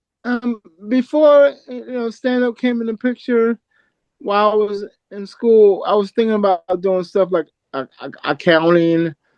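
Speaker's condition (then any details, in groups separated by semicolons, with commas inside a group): Cerebral palsy; from birth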